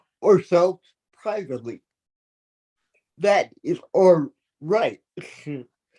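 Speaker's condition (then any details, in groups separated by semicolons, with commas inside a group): Athetoid cerebral palsy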